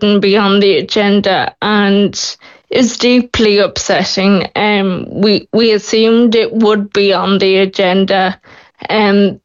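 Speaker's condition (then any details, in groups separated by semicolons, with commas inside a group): Friedreich's ataxia; progressive, wheelchair user, transfers need hands-on support of two people, mobility declining; not yet on Skyclarys (Biogen), in 20s; speech declining, swallowing declining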